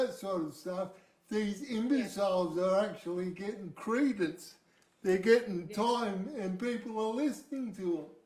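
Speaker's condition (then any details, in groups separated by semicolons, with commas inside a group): Cerebral palsy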